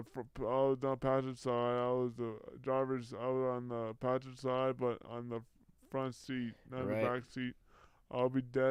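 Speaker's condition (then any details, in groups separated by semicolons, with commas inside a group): Brain injury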